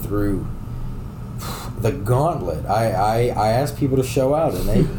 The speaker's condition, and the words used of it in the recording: No condition.